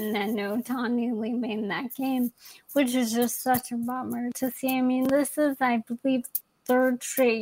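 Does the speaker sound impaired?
Yes: ALS; young onset, young woman living with ALS; still working as much as before diagnosis.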